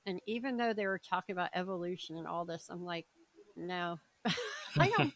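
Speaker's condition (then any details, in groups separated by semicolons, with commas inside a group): Cleft palate, severe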